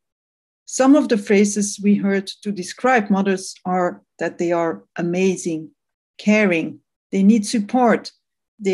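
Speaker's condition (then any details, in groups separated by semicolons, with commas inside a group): No condition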